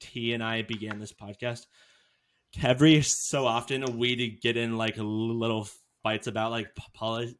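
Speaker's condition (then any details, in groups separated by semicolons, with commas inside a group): Stuttering; varies day to day with bad talking days, called not a disability but annoying; massive pauses, little breaks in speech; repeated sounds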